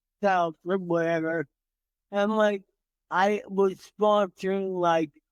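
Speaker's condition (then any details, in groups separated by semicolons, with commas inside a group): Cerebral palsy; from birth, entire left side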